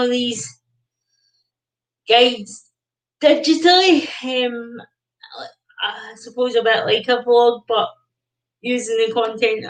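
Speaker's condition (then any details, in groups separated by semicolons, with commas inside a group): Cerebral palsy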